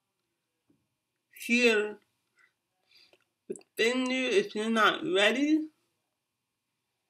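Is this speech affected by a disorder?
Yes: cerebral palsy.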